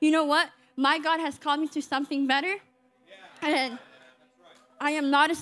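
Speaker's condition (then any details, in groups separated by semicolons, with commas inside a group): Cleft lip and palate; congenital cleft lip and palate, 38 surgeries since birth, speech services offered; told from young age would not communicate as properly as others, formerly lacked confidence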